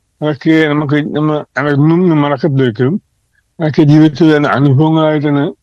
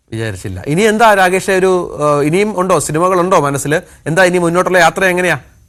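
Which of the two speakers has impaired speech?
The first: cerebral palsy; present from birth.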